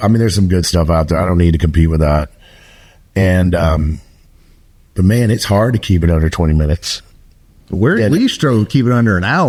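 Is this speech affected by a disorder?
No.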